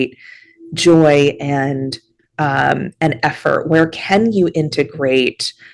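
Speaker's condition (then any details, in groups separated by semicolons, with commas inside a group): No condition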